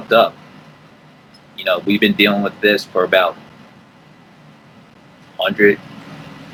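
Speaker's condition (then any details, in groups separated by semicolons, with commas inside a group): No condition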